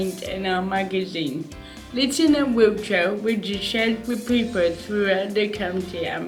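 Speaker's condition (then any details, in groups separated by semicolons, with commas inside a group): Cerebral palsy; arm tremors; speech affected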